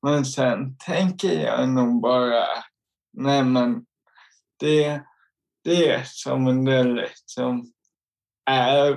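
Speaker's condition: Cerebral palsy; involuntary jerks

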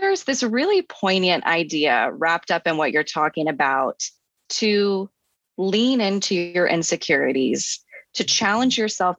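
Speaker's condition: No condition

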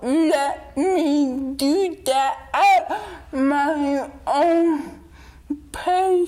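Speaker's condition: Dystonia; brain damage sometimes in basal ganglia, lost control over body, nervous system affected, wheelchair user, hands affected; takes deep breath and relaxes when tense to gain control, calms before able to speak

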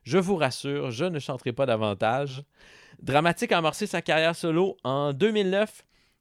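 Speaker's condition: No condition

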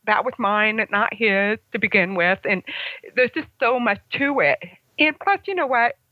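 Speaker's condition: Congenital hearing loss, congenital, about 75% hearing loss

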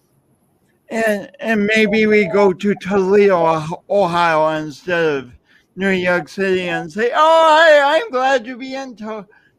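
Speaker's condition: Speech impediment; slow speech, audible impediment, listeners need a few extra seconds to process

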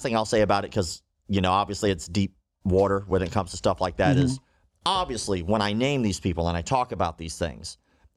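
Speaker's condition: Cleft lip and palate

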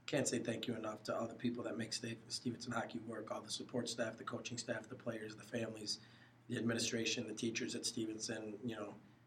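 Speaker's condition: No condition

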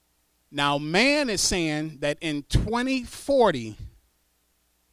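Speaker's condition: No condition

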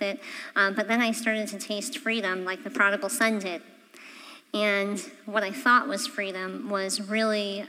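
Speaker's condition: Cleft palate; congenital

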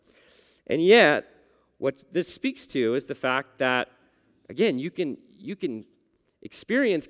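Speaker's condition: No condition

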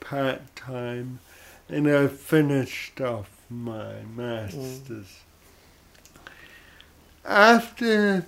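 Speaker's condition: Cerebral palsy; odd sort of voice

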